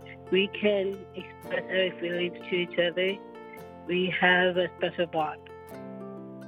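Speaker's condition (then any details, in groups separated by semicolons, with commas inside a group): Down syndrome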